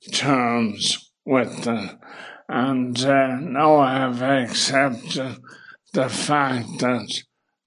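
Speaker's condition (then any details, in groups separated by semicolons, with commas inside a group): Motor neuron disease; speech problem noticed by oncologist during cancer treatment, confirmed by neurology tests; speech main problem, gradually deteriorating over last 6 months, little wobbly on feet, nurse Ethna Cawley; speech fatigue, tongue and vocal cords tire after certain amount of speech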